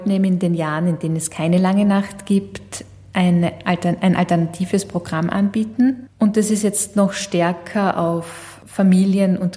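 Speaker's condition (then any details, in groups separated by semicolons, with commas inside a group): No condition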